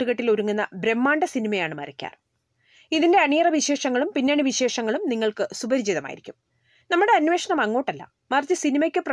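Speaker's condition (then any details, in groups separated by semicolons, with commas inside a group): No condition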